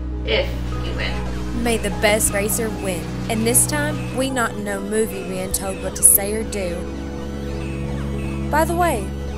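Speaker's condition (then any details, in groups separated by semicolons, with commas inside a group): No condition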